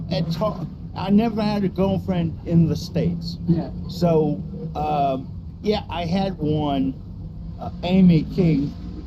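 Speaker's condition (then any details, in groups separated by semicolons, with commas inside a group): Cerebral palsy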